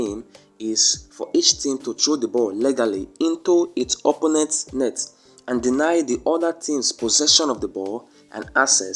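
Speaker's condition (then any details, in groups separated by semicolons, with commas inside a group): No condition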